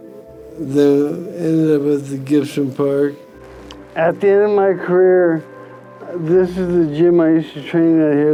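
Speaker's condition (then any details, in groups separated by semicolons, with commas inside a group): Brain injury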